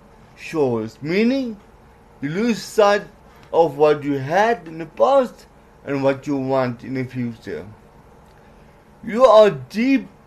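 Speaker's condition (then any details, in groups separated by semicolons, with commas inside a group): Cerebral palsy; certain letters flat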